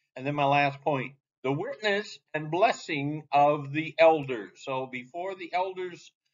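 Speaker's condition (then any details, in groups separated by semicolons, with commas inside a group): No condition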